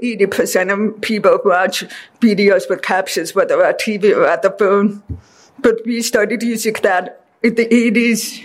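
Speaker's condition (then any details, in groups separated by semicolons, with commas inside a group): Deafness; deaf since childhood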